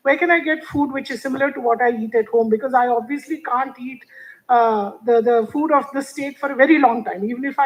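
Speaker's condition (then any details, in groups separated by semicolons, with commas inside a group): No condition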